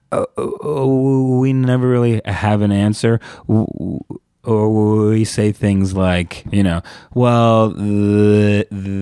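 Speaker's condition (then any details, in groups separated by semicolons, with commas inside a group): Stuttering; stutter-like tension when signing own name, worse under pressure or with people watching; blocks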